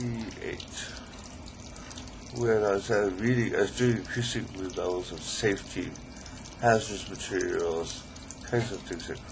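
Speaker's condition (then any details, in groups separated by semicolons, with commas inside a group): ALS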